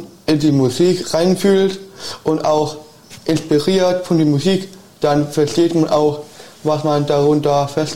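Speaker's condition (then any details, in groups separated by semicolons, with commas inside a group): Down syndrome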